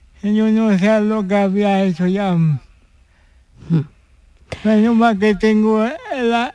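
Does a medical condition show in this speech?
Yes: cerebral palsy; since birth, needs extra support for daily living activities; attends Aspace Sevilla day centre for stimulation, needs adapted bus to reach centre.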